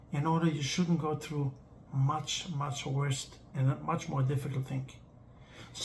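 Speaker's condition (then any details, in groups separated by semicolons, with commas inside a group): No condition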